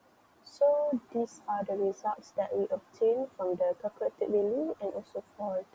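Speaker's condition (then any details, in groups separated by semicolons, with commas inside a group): No condition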